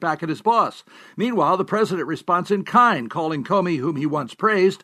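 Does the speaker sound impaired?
No.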